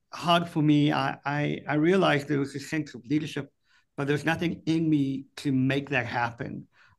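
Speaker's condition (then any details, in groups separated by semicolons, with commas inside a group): Cleft palate; speech impediment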